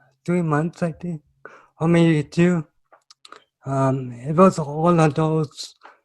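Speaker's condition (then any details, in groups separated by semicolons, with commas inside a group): Cerebral palsy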